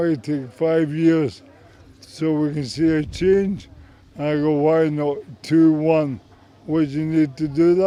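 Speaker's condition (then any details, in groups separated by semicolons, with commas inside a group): MND; terminal, whole body affected, muscle wastage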